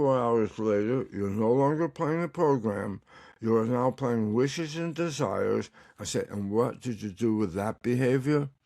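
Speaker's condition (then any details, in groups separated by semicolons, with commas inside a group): Tongue cancer; recovering, tongue exercises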